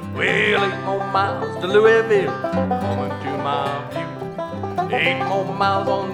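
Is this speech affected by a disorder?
No.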